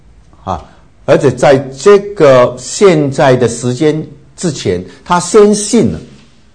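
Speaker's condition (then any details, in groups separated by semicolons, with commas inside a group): No condition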